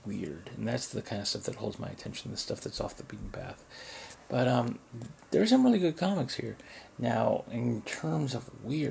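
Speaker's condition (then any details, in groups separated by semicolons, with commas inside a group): No condition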